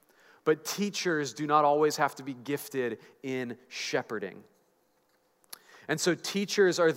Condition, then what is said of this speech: None; typical speech.